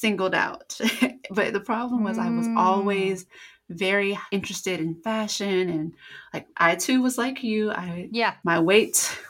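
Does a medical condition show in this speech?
No.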